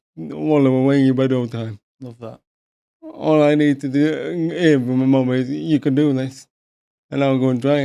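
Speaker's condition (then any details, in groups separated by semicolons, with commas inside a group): Paralysis after childhood accident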